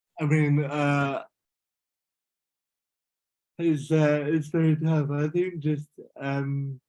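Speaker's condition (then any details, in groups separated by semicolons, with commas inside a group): Cerebral palsy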